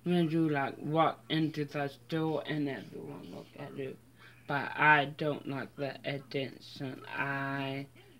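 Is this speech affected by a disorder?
Yes: mild cerebral palsy.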